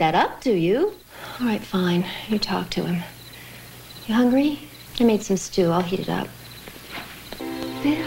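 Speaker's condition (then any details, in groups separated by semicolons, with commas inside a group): No condition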